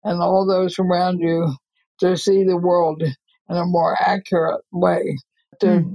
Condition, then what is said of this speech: ALS (motor neuron disease). So sorry to be gasping here.